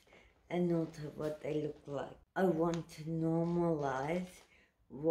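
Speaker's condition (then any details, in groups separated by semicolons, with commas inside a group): Cerebral palsy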